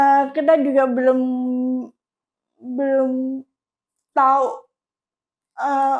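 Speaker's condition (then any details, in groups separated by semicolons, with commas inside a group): Cerebral palsy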